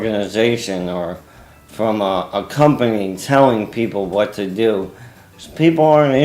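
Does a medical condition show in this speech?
Yes: ALS; arms too weak to use, young-adult onset.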